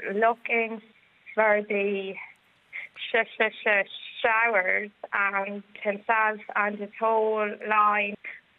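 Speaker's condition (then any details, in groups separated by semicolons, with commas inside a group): Stutter; stutter beginning in childhood; adult, still stutters; stutters on phone calls and ordering, stuck on words, worse under pressure or when others finish words, eases with talking; repeated sounds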